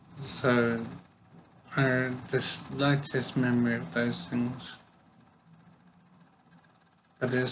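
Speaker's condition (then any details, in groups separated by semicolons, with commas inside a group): Brain injury; formerly fed through throat opening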